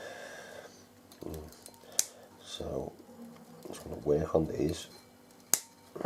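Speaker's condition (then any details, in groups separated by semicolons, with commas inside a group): No condition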